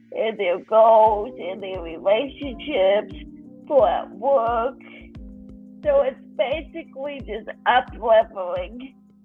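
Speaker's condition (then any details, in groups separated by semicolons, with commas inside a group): Cerebral palsy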